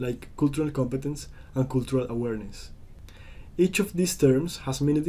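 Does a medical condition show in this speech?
No.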